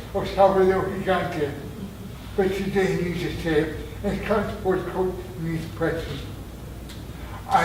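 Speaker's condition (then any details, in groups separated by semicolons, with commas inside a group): Traumatic brain injury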